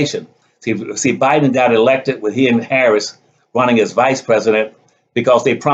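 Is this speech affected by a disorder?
No.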